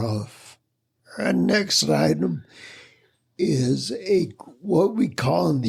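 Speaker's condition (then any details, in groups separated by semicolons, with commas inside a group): Spinocerebellar ataxia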